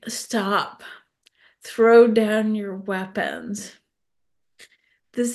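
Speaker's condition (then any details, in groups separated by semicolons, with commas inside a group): ALS; progressive neurological disease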